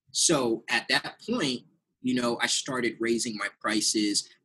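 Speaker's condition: No condition

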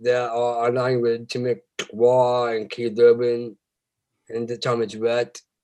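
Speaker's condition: Down syndrome

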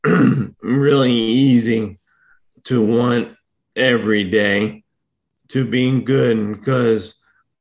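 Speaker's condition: ALS; difficulty speaking for long periods

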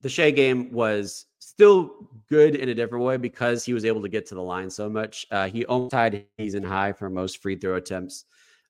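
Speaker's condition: No condition

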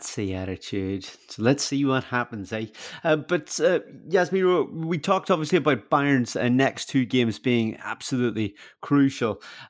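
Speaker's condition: No condition

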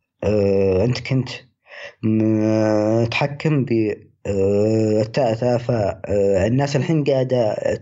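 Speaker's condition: Stuttering; onset age 10, previously largely controlled, gave presentations, spoke at Toastmasters, perfectionism possibly a contributing cause; worst period of stuttering so far, lacks willpower to work on it; difficulty communicating with people; prolonged sounds, blocks

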